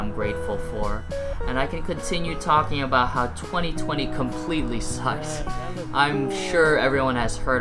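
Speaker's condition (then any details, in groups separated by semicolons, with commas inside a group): No condition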